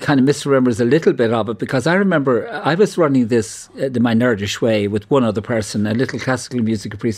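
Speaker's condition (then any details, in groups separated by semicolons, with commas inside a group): No condition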